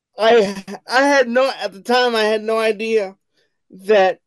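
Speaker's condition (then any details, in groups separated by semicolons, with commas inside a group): Cerebral palsy; speech recognition software produces nonsense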